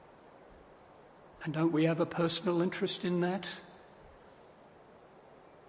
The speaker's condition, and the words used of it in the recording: No condition.